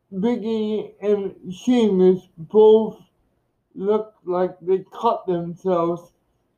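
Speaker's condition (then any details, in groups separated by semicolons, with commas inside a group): Cerebral palsy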